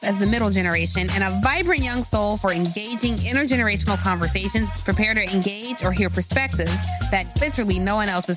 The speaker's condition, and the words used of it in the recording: None; typical speech.